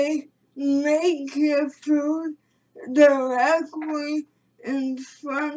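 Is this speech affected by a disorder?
Yes: cerebral palsy.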